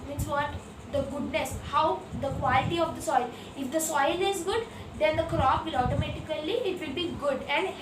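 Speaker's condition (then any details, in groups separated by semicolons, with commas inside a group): No condition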